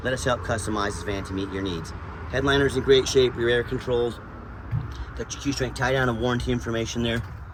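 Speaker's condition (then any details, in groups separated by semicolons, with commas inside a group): No condition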